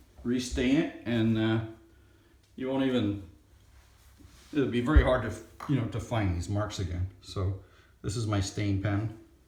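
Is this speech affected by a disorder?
No.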